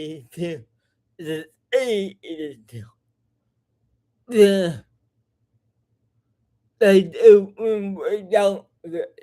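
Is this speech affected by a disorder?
Yes: cerebral palsy.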